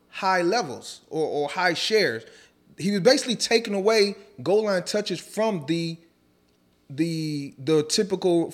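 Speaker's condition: No condition

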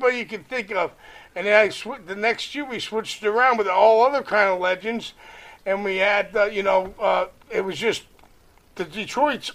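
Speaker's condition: No condition

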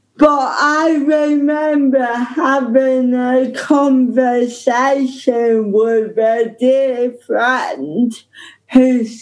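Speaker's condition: Ataxic cerebral palsy; present from birth

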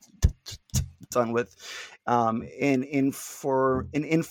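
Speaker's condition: Stuttering; not stuttering much currently; repeated sounds, repeated words

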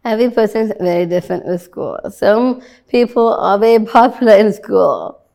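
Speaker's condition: Down syndrome

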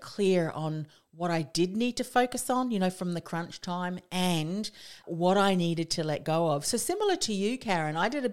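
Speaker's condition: No condition

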